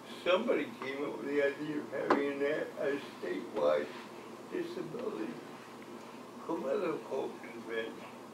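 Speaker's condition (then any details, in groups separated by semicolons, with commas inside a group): Cerebral palsy; from birth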